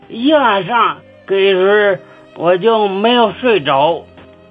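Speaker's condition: Cerebellar atrophy; age 44, about 30 years since onset, fully dependent on 76-year-old mother for daily care

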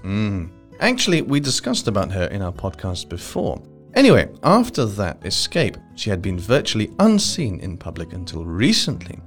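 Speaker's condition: No condition

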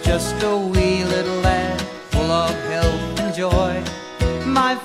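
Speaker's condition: No condition

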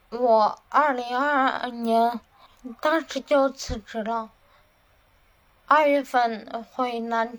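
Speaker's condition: Cerebellar atrophy, hereditary; familial, mother, uncle and aunt died of it, untreatable, slurred speech first, then weak hands, no medication, about ten years given; muffled articulation, tongue not nimble, listeners struggle to understand

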